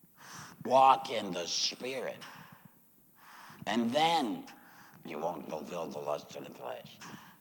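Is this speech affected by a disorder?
Yes: laryngectomy; chemo and radiation.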